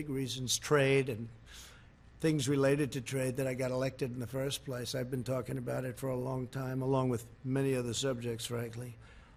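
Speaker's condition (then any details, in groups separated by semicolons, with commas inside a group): No condition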